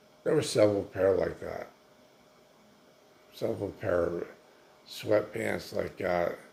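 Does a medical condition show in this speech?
Yes: multiple sclerosis.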